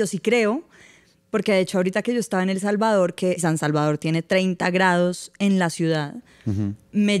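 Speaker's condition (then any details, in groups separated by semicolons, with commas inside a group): No condition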